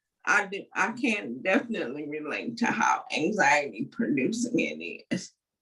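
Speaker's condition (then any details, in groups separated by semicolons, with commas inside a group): Cerebral palsy; uses wheelchair or mobility device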